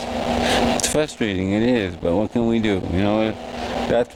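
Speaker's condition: Cerebral palsy

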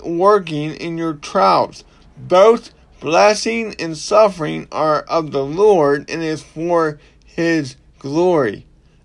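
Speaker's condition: Cerebral palsy; ongoing, not healed

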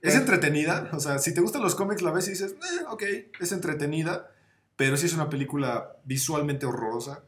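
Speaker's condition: No condition

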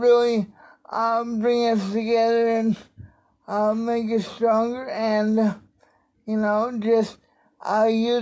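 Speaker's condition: Cerebral palsy; wheelchair user

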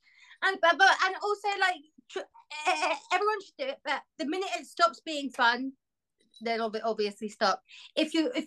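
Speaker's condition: Stammer; adult-onset stammer with tics, progressed over time; stammer always changing, shifting escape behaviours, formerly blew raspberries, worse with anxiety; repeated sounds, prolonged sounds, blocks

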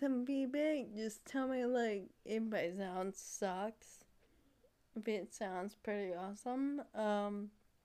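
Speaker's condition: Friedreich's ataxia; wheelchair user

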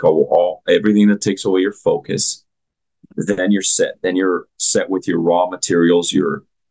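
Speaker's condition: No condition

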